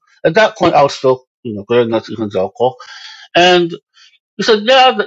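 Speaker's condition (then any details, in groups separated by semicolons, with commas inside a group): Moebius syndrome; congenital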